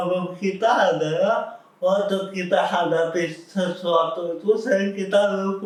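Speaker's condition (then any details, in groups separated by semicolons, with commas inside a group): Cerebral palsy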